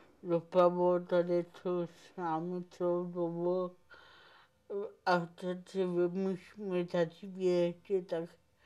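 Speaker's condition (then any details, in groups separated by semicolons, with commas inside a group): Cerebral palsy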